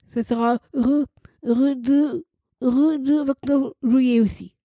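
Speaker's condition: Down syndrome, trisomy 21

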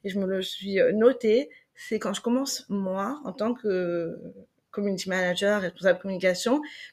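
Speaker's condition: No condition

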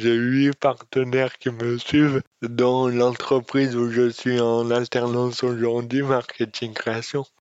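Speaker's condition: Dystonia; congenital

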